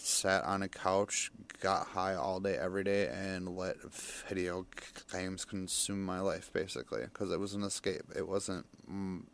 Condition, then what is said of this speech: Stuttering. Because I do stutter, they have to listen more, which is kind of funny, you know.